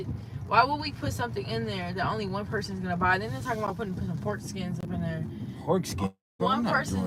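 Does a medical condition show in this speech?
No.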